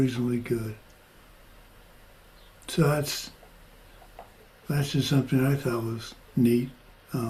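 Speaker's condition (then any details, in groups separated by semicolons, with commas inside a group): Parkinson's; progressing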